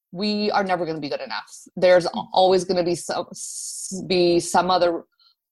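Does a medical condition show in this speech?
Yes: stuttering; stuttering since childhood, runs in family, father and uncle mild stutter; adult, school speech therapy unhelpful, later fluency-specialist therapy focused on comfort with stuttering; vowels always difficult, stuttered on word Arizona in television introduction, no control over stuttering; here prolonged sounds.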